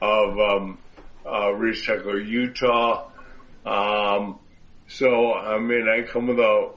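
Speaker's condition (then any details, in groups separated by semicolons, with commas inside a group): Stroke; talks a little funny since stroke, cognition intact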